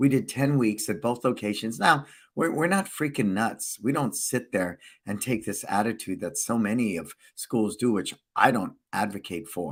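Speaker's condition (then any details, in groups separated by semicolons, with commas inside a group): No condition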